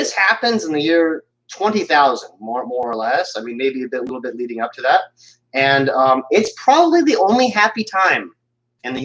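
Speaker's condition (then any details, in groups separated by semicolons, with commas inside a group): No condition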